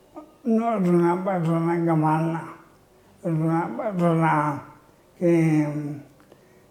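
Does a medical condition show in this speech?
Yes: amyotrophic lateral sclerosis (ela).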